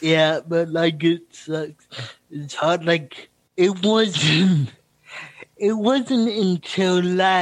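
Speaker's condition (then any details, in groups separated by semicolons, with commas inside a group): Cerebral palsy; feels picking up host's stammer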